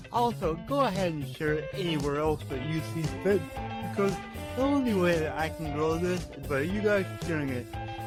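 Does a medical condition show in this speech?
Yes: cerebral palsy.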